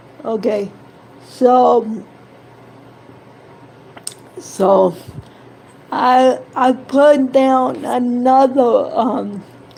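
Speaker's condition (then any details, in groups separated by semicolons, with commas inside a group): Cerebral palsy; present from birth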